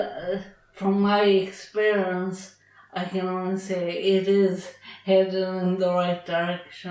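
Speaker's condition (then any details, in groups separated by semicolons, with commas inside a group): Traumatic brain injury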